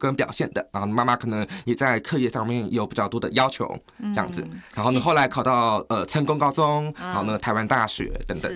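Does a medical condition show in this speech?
Yes: progressive hearing loss; childhood-onset progressive hearing loss, deep-canal then in-canal, behind-the-ear hearing aids, then cochlear implant surgery; slight accent, taken for abc, southeast asian or overseas chinese, word order and naturalness normal.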